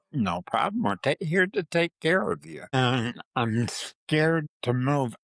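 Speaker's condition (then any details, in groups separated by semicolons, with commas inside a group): Parkinson's disease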